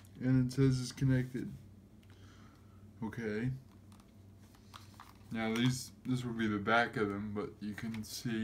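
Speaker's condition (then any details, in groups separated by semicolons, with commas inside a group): Cerebral palsy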